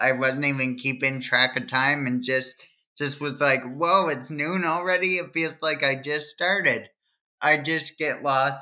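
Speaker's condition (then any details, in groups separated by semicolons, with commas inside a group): Cerebral palsy; plant work at MacArthur's nursery as therapy for hand movements and writing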